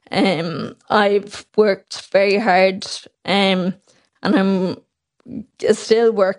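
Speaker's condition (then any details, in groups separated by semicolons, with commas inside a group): Friedreich's ataxia; diagnosed age 12 by professor King, Temple Street, progressive, aggressive scoliosis, three spinal surgeries; age 28, fully wheelchair reliant, powered wheelchair, mild cardiomyopathy, burning foot nerve pain, severe fatigue; speech expected to disappear within years, synthetic voice, thickened liquids, possible ventilator expected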